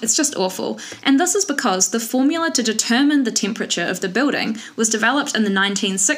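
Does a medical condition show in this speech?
No.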